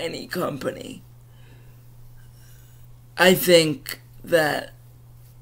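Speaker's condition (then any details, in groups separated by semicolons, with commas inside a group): Cerebral palsy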